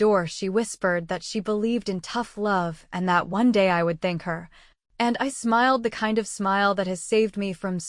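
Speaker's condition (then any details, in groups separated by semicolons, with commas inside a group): No condition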